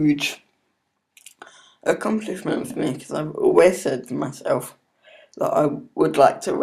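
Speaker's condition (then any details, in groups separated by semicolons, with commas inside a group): Cerebral palsy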